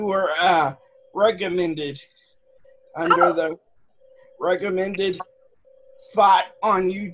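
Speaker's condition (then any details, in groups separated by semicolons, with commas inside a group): Cerebral palsy; present from birth; needs about 95 to 98% physical care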